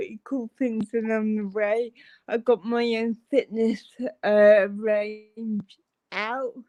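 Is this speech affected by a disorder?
Yes: cerebral palsy.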